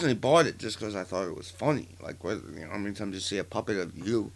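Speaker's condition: Partial glossectomy for tongue cancer; stage 3, 40% of right side of tongue removed, tracheotomy, neck lymph node spread, recurrence; about a year since onset, chemotherapy and radiation completed, healing, divot in neck

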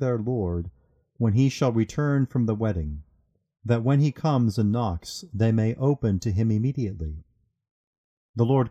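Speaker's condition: No condition

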